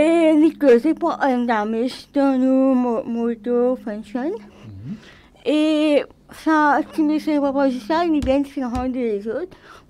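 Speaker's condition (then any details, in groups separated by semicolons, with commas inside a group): Cerebral palsy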